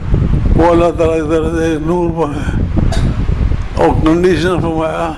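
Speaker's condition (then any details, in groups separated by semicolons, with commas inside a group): Difficulty speaking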